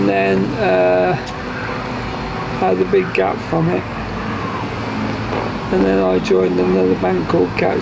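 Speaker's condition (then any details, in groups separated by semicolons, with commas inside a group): Motor neurone disease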